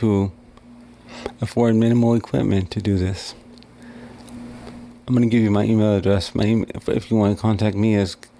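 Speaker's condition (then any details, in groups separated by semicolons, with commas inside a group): Cerebral palsy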